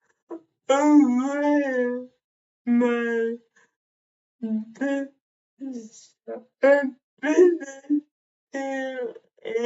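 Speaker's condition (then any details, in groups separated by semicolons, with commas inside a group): Cerebral palsy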